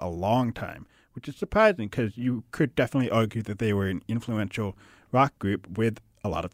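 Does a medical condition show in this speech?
Yes: hard of hearing; deaf.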